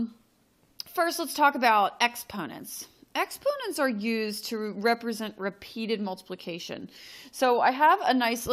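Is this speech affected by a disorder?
No.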